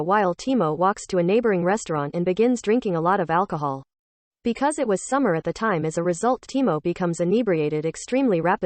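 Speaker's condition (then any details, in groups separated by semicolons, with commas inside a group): No condition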